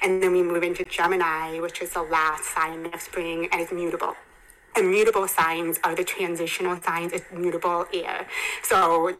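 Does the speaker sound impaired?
Yes: hearing impairment, congenital, bilateral cochlear implants.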